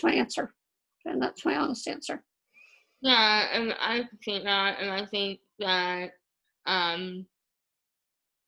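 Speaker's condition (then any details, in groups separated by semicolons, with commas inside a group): Moebius syndrome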